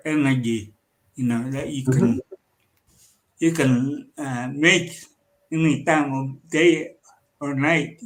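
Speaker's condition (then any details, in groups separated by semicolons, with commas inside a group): Cerebral palsy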